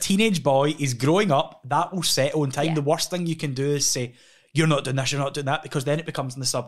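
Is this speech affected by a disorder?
No.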